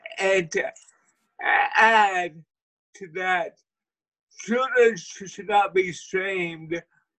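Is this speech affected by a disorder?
Yes: cerebral palsy; wheelchair user; speech impediment.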